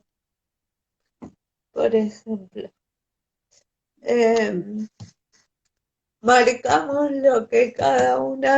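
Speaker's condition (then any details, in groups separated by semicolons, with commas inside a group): Cerebral palsy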